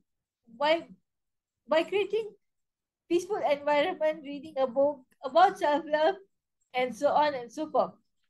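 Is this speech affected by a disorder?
Yes: cerebral palsy spastic quadriplegia.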